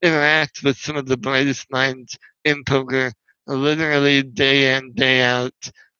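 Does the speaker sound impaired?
Yes: spinal muscular atrophy; wheelchair user.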